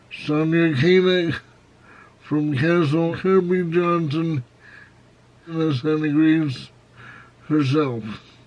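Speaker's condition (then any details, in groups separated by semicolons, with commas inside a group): Cerebral palsy, severe; spastic type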